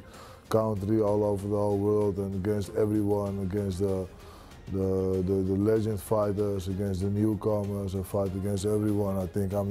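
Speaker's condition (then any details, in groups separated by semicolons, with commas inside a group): No condition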